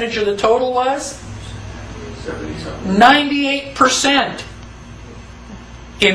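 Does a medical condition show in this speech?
No.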